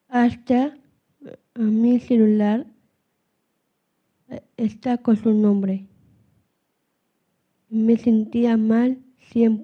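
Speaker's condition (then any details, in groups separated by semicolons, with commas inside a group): Down syndrome; speaks Spanish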